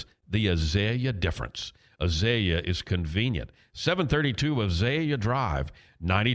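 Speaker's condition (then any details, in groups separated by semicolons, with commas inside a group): No condition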